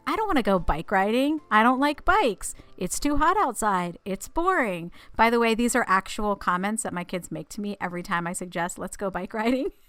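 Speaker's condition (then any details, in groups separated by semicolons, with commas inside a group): No condition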